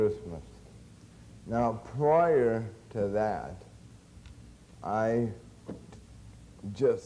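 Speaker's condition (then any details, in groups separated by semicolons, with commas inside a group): Cerebral palsy; since birth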